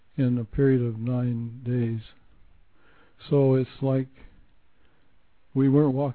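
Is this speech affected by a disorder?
Yes: Parkinson's disease; onset with minor arm tremor, progressed to barely moving before starting medication; age 69, low-dose Mirapex then Sinemet, yoga, Bowen therapy, John Coleman's alternative approach, recent Olympic hike.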